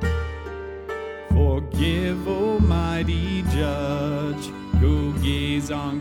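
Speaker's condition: No condition

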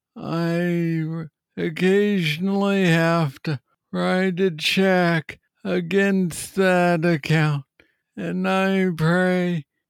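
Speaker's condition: Parkinson's disease; young onset

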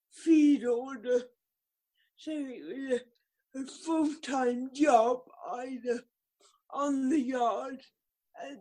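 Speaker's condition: Cerebral palsy; riding as physio from age 2, occupational therapy, could not jump

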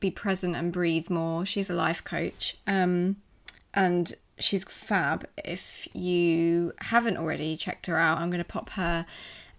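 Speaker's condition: No condition

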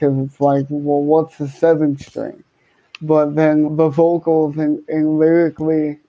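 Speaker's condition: Cerebral palsy, hemiplegia

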